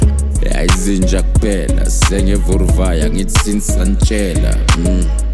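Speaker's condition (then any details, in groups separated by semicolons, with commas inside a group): No condition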